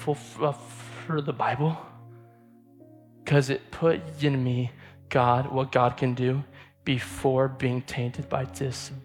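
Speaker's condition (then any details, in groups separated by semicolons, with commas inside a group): Stutter; repeated sounds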